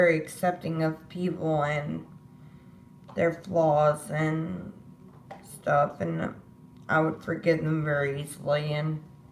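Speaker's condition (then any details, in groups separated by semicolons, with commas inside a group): Disability causing slurred speech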